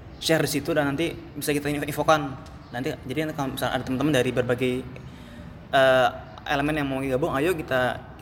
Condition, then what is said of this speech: Stuttering. Jadi memang kadang-kadang tuh bisa muncul tuh di kondisi-kondisi memang yang gak nyaman tadi karena juga di, di kondisi yang, yang misalkan kita ketemu dengan orang baru bisa juga